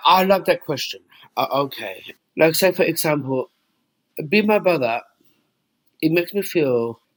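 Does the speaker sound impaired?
Yes: Down syndrome.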